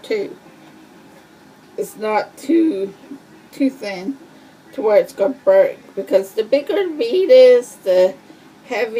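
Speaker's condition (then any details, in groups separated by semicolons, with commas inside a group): Cerebral palsy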